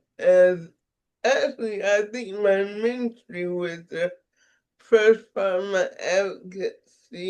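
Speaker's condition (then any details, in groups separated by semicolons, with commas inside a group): Cerebral palsy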